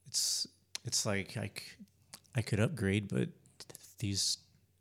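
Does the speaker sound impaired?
Yes: stutter; childhood stutter, could not say own name when younger, tongue-tie with oversized frenulum, tongue-tie surgery; recent tongue-tie surgery, relearning talking, swallowing and lip movement, stutter persists, still early; stutter now more like a tic, sounds a little strange, horrible lisp right after surgery; here repeated sounds, repeated words.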